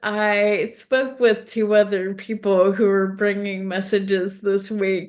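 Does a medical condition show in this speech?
Yes: ALS; progressive neurological disease.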